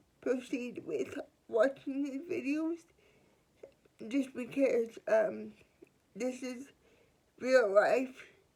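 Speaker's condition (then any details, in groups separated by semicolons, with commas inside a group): Cerebral palsy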